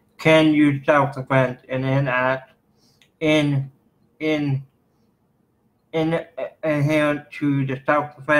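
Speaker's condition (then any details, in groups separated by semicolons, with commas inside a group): Cerebral palsy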